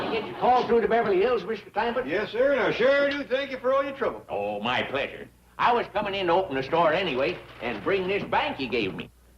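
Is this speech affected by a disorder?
No.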